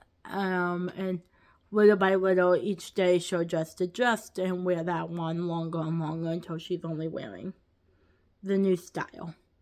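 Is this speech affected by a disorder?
Yes: cerebral palsy.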